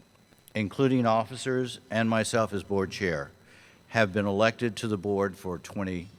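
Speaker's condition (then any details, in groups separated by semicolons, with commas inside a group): No condition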